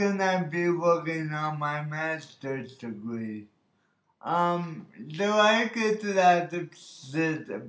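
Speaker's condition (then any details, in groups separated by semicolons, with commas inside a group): Birth oxygen deprivation brain injury; damaged speech and fine motor areas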